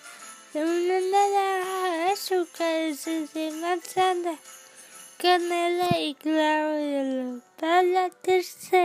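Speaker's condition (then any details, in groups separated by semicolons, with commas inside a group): Cerebral palsy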